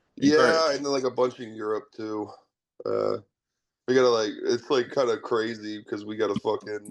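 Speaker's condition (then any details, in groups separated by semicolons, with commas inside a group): No condition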